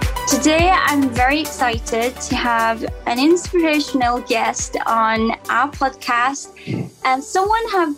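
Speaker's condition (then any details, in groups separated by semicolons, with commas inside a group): No condition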